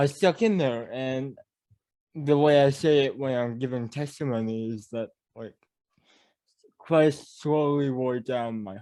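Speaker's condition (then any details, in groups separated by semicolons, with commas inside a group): Cerebral palsy; mild speech impediment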